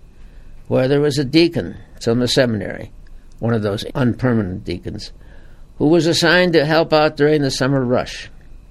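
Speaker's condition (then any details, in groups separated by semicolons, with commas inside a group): No condition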